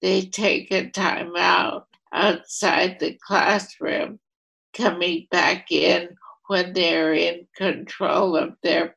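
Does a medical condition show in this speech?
Yes: ALS, primary lateral sclerosis.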